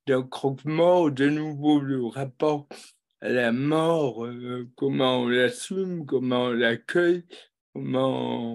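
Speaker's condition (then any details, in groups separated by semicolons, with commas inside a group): Cerebral palsy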